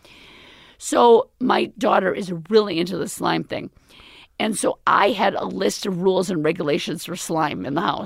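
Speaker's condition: Vocal cord paralysis, left vocal cord; steroid injections earlier, recent type 1 thyroplasty, palatal adhesion, implant joining cords, another surgery possibly needed

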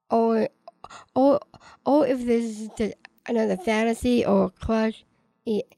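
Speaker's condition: Down syndrome

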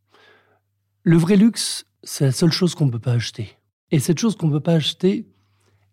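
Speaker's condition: No condition

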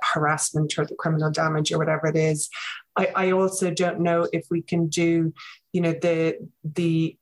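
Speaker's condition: No condition

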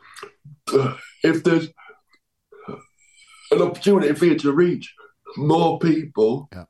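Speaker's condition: Cerebral palsy; cerebral palsy affecting left side

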